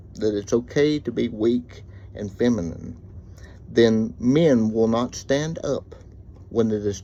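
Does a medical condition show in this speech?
Yes: cerebral palsy; reports speaking clearly.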